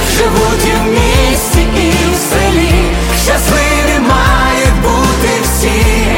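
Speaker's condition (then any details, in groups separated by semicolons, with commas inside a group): No condition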